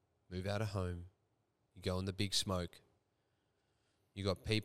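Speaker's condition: No condition

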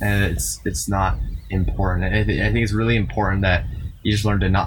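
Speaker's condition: No condition

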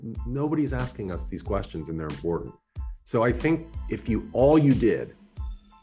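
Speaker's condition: No condition

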